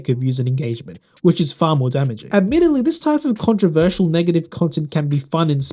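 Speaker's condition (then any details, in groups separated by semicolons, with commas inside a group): No condition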